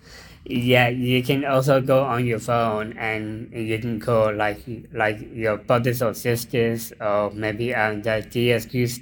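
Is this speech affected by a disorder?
Yes: Down syndrome; intellectual disability.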